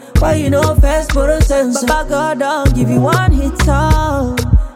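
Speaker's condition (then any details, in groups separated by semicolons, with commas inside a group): No condition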